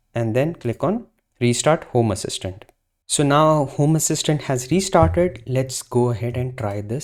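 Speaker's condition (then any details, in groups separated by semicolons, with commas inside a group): No condition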